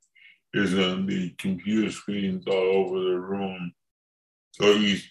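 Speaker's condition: Cerebral palsy; from birth

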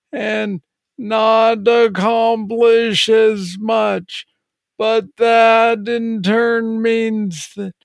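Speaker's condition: Parkinson's disease, young onset

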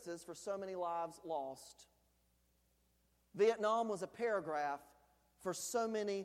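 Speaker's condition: No condition

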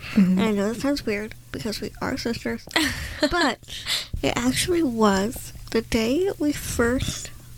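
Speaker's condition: Goldenhar syndrome, cleft lip; breathing problems at birth, hospital stay until sleeping and breathing independently

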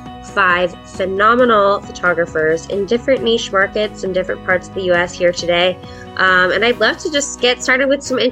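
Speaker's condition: No condition

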